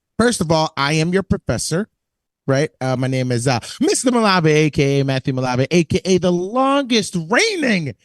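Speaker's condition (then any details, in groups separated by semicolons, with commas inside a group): No condition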